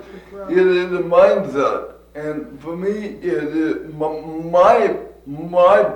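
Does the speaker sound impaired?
Yes: cerebral palsy; from birth.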